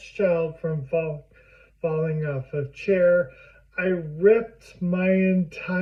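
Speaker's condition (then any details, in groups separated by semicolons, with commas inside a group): Primary lateral sclerosis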